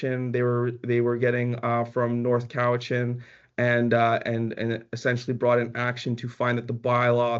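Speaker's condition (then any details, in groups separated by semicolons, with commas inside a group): No condition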